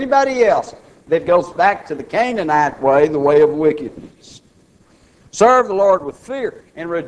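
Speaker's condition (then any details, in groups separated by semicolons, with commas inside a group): No condition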